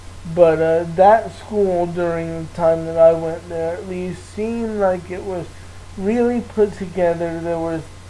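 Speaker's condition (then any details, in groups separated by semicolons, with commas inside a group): Cerebral palsy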